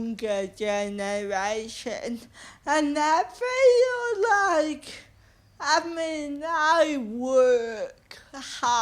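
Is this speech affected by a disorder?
Yes: cerebral palsy.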